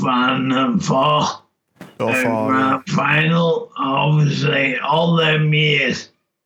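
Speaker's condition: Motor neurone disease; mind still intact

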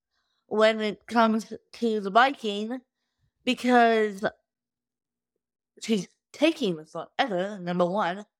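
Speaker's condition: Cerebral palsy; walked until 18

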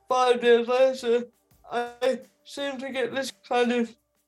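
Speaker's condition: Speech impediment; self-conscious about speech

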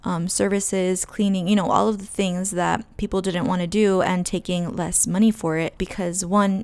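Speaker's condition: No condition

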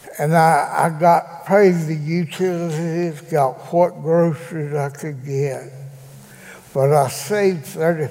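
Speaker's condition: Cerebral palsy; attended school for handicapped children

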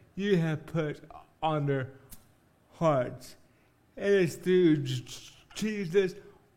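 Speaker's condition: Cerebral palsy; congenital, uses wheelchair

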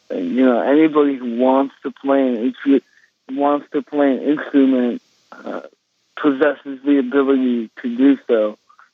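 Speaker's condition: Cerebral palsy; speech affected in childhood, countless speech therapy sessions, now speaks as heard today

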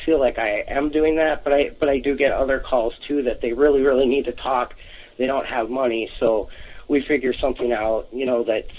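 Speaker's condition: No condition

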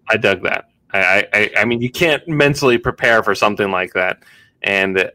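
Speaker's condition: No condition

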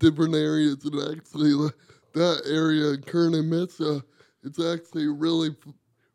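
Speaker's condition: Cerebral palsy; wheelchair user

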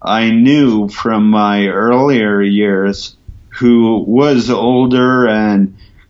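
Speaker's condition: Ataxia from traumatic brain injury; forearm crutches

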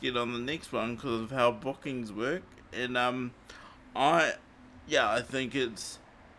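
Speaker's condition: Cerebral palsy; morphine not allowed after it

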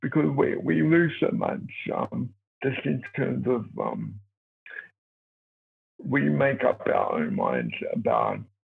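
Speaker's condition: Cerebral palsy; born two months premature

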